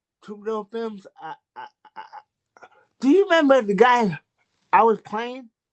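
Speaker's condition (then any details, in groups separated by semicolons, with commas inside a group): Cerebral palsy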